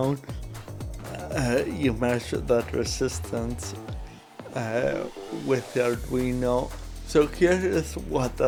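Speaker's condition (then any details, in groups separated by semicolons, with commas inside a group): Cerebral palsy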